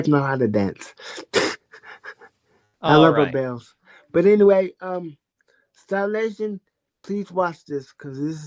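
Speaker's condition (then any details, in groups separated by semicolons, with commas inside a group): Cerebral palsy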